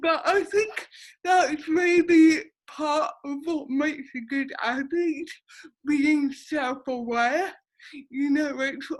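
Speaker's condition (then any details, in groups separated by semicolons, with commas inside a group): Cerebral palsy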